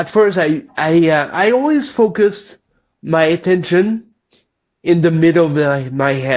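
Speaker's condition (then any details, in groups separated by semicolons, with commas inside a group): Cerebral palsy; lifelong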